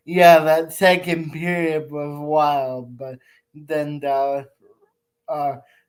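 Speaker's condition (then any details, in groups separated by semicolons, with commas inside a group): Cerebral palsy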